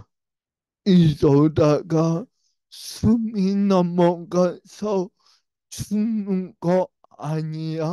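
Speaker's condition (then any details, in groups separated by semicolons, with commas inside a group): Brain lesion disability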